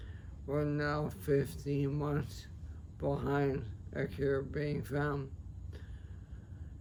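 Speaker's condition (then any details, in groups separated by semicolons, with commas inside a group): ALS, sporadic; speech affected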